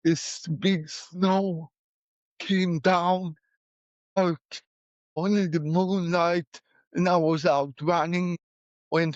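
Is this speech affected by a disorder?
Yes: cerebral palsy; poor speech as a child.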